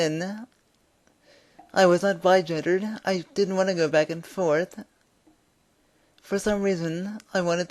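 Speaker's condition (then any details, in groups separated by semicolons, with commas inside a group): Cerebral palsy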